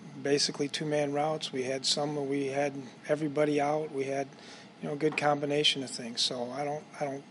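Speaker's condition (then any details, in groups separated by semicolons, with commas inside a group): No condition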